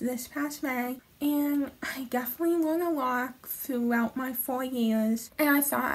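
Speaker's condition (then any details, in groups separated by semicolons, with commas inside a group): Hemiplegic cerebral palsy; right hemiplegia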